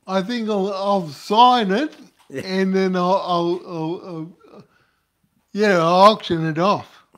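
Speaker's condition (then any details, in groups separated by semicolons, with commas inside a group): Cerebral palsy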